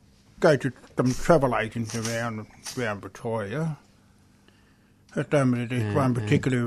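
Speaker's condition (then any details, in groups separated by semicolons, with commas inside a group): Deafness; asks others to speak slowly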